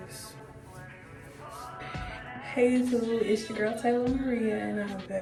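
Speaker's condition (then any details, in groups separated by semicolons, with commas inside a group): No condition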